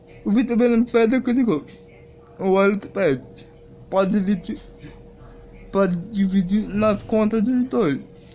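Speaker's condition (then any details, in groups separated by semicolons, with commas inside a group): Cerebral palsy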